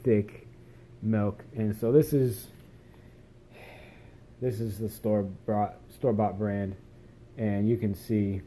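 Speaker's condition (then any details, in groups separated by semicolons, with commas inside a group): No condition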